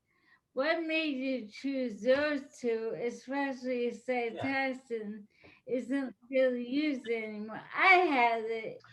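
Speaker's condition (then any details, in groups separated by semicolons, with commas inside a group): ALS; diagnosed several years ago, declining; speech affected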